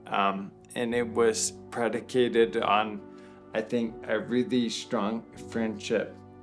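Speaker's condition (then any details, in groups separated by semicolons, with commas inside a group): Bulbar onset ALS; speech problems among first symptoms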